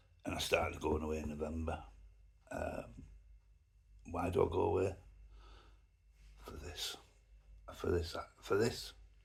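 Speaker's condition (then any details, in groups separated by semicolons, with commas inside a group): Myasthenia gravis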